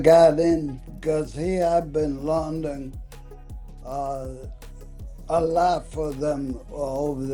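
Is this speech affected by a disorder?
Yes: ALS.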